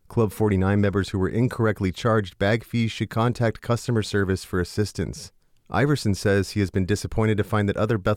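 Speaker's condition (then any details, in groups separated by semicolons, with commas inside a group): No condition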